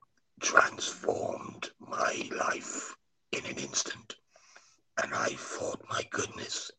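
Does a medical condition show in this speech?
Yes: laryngectomy after cancer; voice box removed after cancer, cancer survivor; speaks and street preaches without voice box.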